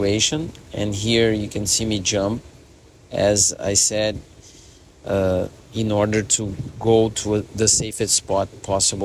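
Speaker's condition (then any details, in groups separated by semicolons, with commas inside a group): No condition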